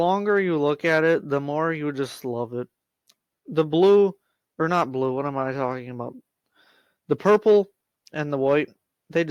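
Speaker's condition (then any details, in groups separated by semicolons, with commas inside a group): No condition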